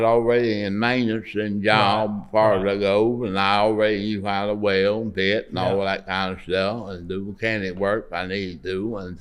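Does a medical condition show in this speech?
Yes: Parkinson's.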